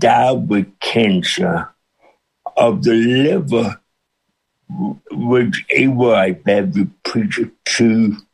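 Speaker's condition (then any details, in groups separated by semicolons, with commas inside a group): Cerebral palsy with speech impediment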